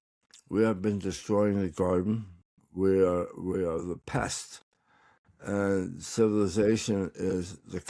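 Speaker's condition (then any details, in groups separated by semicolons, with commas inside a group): Tongue cancer; could not speak when paralyzed, expected to improve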